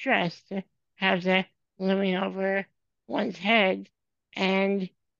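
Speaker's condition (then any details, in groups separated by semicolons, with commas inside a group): Spinal muscular atrophy; progressive muscle weakness throughout body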